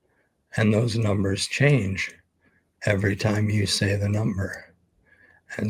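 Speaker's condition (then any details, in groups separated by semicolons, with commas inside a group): ALS; expects to lose voice very soon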